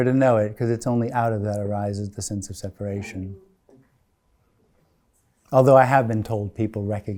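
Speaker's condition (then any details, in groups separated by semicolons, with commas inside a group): No condition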